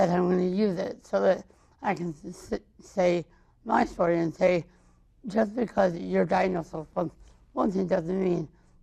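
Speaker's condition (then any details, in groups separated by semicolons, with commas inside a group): Cerebral palsy, mild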